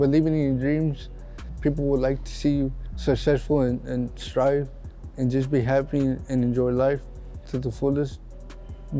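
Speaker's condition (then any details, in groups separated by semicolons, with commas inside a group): Cerebral palsy; cerebral palsy, premature birth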